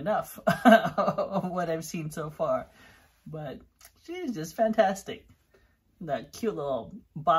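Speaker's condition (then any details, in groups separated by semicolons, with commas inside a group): No condition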